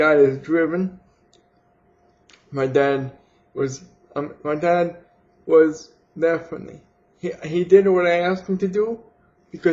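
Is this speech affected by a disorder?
Yes: cerebral palsy.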